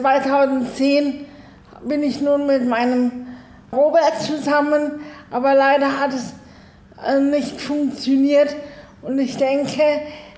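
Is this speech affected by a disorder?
Yes: cerebral palsy; spasticity in both arms and legs, electric wheelchair, 24-hour personal assistance.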